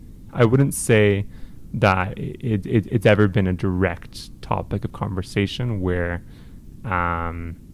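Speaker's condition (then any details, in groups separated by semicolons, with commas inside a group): Stuttering; persisting into adulthood, no cure, managed, no family history, past blocks up to 30 seconds; always stutters, varies by day and week, no clear pattern, retimes breaths, Israeli Zoom support group; more when nervous, less when angry, tends not to block when singing, uncoordinated breathing contributes; repeated sounds, blocks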